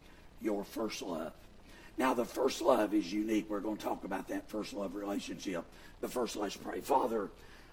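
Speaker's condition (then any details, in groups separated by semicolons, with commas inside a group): Vocal fold paralysis, bilateral; speaks with false vocal folds; voice partly regained since loss about 9 years ago, false-fold voicing on camera exam, Baptist Hospital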